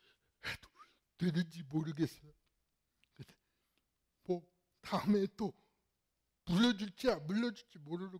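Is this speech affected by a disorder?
Yes: cerebral palsy; fairly severe in childhood.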